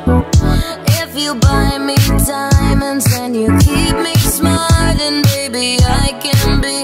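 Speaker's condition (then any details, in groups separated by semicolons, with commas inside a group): No condition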